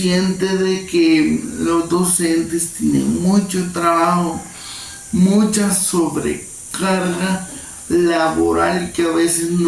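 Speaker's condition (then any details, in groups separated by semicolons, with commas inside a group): Cerebral palsy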